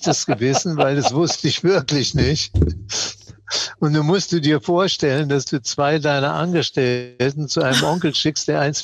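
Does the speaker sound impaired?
Yes: Parkinson's disease; diagnosed at age 75, years of trembling before diagnosis, once put down to stage fright; milder course than severe cases.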